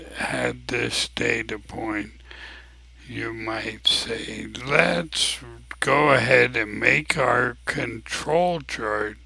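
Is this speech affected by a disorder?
Yes: ALS; abnormally slow voice.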